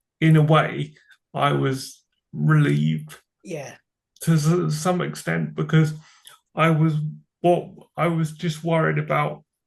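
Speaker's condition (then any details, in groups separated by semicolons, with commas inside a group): Cerebral palsy; from birth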